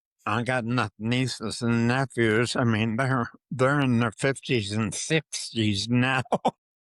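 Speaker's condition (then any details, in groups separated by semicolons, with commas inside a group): Parkinson's disease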